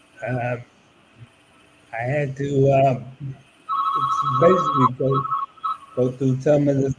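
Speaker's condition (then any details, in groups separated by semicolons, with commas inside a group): ALS; about eight years since diagnosis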